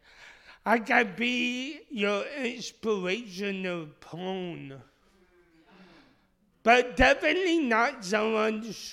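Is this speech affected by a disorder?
Yes: speech impediment; initially misdiagnosed.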